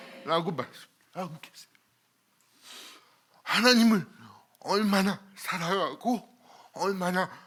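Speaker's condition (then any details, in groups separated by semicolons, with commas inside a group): Cerebral palsy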